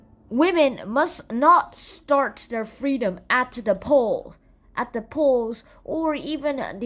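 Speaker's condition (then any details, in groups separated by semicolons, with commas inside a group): No condition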